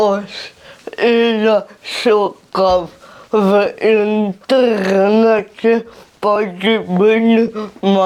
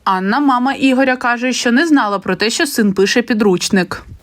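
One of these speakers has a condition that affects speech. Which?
The first: cerebral palsy.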